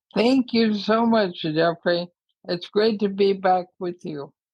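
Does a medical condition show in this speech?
Yes: ALS.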